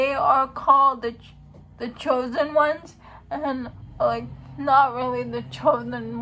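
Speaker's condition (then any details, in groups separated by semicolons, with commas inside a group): Cerebral palsy; uses wheelchair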